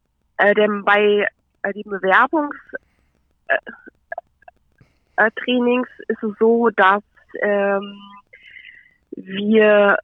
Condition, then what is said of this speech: Stuttering. Aber es gibt auch Momente, wo ich an meine Grenzen komme oder wo ich einfach merke, dass ich noch nicht so spreche, wie ich es eigentlich gerne hätte.